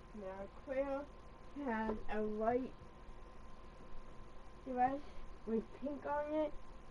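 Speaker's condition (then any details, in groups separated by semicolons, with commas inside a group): Cerebral palsy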